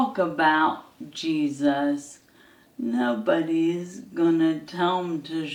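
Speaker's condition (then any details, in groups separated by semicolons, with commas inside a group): ALS; hand onset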